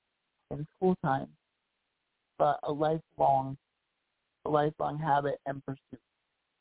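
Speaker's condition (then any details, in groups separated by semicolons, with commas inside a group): Cerebral palsy; past challenges speaking up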